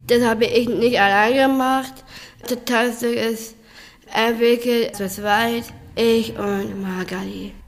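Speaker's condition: Down syndrome; present from birth; frequent fillers and hesitations, word repetitions, short simple sentences, occasional grammatical slips

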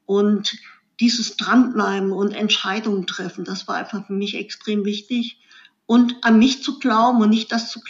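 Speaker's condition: Cleft lip and palate; congenital cleft lip

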